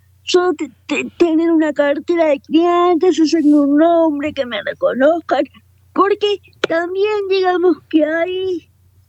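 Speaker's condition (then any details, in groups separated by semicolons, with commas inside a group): Cerebral palsy, quadriparesis; wheelchair user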